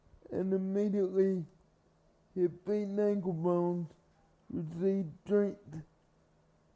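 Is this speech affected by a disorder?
Yes: cerebral palsy; from birth.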